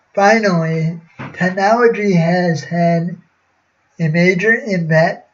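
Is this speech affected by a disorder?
Yes: cerebral palsy.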